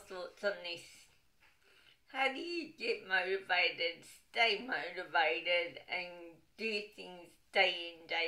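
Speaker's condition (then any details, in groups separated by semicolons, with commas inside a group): Cerebral palsy, dystonic; lack of oxygen at birth, limited body use, wheelchair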